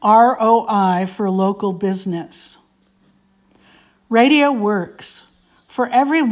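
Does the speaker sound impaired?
No.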